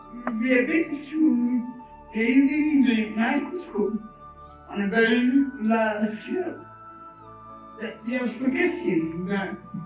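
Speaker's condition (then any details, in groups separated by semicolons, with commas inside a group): Cerebral palsy; voice barely audible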